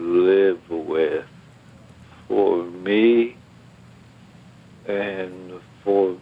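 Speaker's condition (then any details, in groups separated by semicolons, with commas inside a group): ALS; progressive neurodegenerative disease of brain and spinal cord nerve cells, diagnosed around age 69; diagnosed about six months before recording, considers many others much worse off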